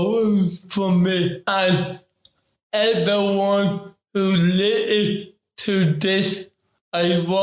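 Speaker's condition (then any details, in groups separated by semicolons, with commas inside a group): Ataxic cerebral palsy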